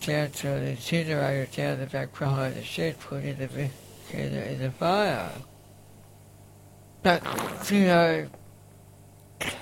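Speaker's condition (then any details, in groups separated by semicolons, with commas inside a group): Facioscapulohumeral muscular dystrophy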